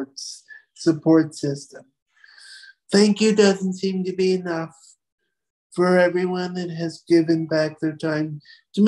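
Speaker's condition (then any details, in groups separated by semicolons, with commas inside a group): Cerebral palsy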